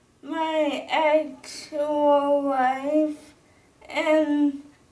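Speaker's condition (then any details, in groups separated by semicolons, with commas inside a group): Brain injury; speech impaired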